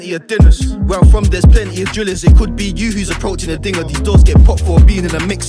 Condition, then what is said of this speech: No condition.